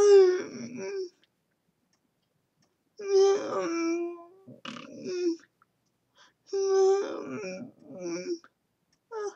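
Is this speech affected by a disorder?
Yes: cerebral palsy.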